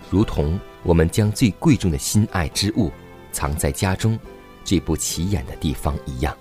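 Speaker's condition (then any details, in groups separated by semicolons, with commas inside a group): No condition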